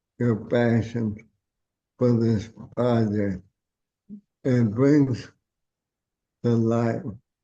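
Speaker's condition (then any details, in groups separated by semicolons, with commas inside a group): ALS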